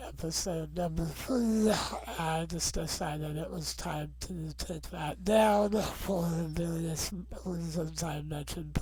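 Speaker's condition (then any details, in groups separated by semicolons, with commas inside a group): Non-progressive muscular dystrophy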